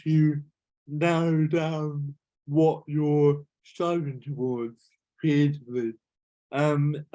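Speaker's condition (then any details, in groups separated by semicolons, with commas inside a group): Cerebral palsy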